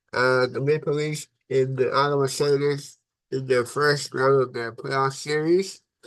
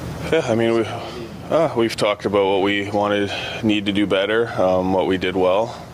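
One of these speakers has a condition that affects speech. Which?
The first: cerebral palsy; from birth, affects brain and body muscles.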